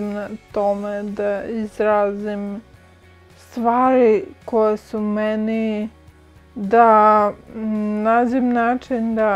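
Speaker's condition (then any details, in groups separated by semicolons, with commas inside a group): Friedreich's ataxia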